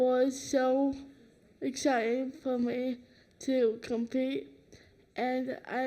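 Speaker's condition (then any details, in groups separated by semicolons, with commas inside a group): Cerebral palsy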